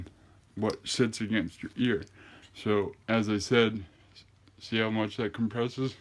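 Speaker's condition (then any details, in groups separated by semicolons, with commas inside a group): Cerebral palsy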